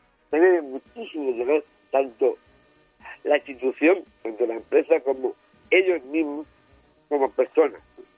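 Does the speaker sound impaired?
Yes: Down syndrome.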